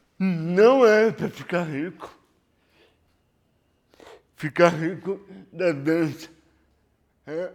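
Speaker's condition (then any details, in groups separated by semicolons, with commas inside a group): Cerebral palsy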